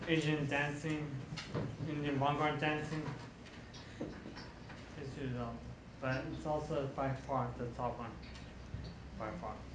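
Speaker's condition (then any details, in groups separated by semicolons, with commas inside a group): Traumatic brain injury; past powered wheelchair use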